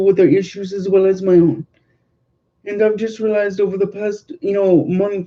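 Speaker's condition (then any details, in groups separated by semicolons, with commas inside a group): Cerebral palsy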